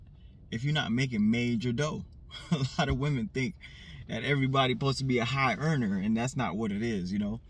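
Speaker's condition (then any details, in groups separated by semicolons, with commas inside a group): No condition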